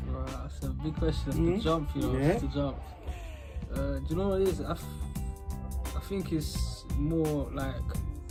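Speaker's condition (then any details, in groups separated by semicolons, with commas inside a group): No condition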